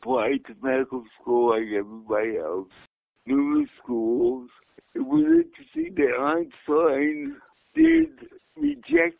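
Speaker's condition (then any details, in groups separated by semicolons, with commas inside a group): Cerebral palsy; speech impediment, hard to understand at first, repeats when listener lost, easier once familiar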